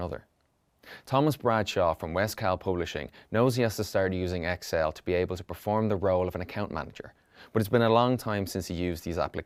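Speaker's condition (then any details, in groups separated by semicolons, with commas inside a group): No condition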